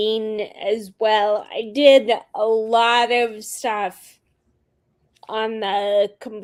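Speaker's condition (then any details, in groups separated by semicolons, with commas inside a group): Friedreich's ataxia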